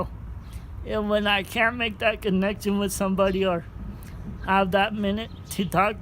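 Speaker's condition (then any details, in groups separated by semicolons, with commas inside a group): Cerebral palsy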